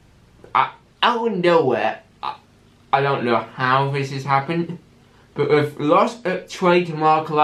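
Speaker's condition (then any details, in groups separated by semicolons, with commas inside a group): Cerebral palsy with stammer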